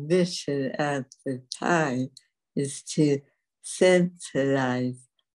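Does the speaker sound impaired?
Yes: dystonia; affects walking and speech.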